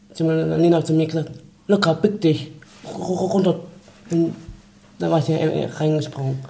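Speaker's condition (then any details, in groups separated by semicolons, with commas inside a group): Down syndrome; trisomy 21, genetic, developmental delay, early movement therapy, Montessori therapist Lore Andelik; adult, about 22, trouble judging ground underfoot, fear of heights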